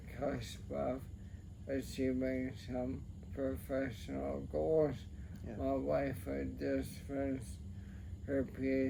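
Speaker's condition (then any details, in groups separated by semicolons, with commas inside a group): ALS, sporadic; speech affected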